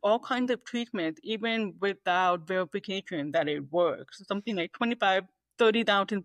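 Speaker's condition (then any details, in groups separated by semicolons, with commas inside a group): Deafness, 98% hearing loss; deaf since childhood, hearing aid user, no cochlear implant, oral training as child; age 43, audiologist called her perfect cochlear implant candidate, harder to understand speech than when younger; communicates primarily through oral speech, knows little sign language, removes hearing aids after noisy days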